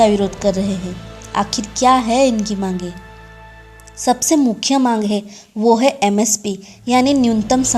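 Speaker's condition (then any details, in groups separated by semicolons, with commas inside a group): No condition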